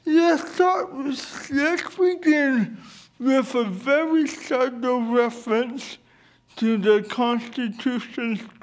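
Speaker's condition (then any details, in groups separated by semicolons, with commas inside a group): Cerebral palsy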